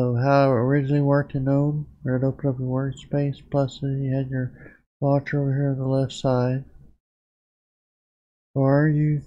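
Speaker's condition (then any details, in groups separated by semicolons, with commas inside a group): Parkinson's disease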